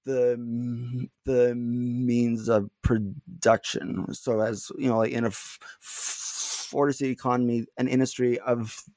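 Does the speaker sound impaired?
Yes: stuttering; not stuttering much currently; little stuttering currently; here repeated words, prolonged sounds.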